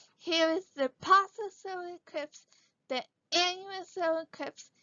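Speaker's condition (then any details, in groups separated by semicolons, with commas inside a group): Cerebral palsy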